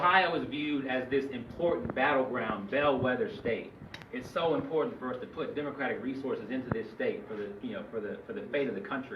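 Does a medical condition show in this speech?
No.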